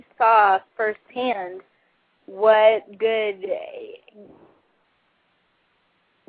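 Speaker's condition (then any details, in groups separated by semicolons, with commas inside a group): Cerebral palsy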